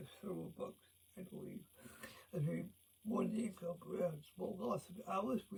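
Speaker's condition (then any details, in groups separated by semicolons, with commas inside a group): Cerebral palsy; present since birth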